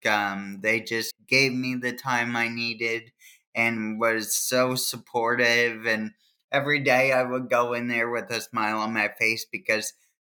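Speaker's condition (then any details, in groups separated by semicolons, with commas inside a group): Cerebral palsy; from birth, brain injury from oxygen loss at fast birth, trouble remembering multiple tasks, hand movement and writing difficulty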